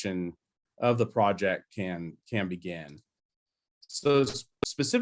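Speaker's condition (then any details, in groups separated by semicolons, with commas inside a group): No condition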